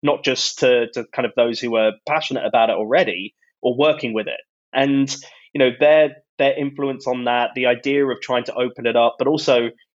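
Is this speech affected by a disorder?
No.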